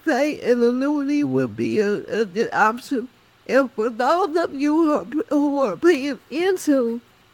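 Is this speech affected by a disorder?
Yes: cerebral palsy; speech affected.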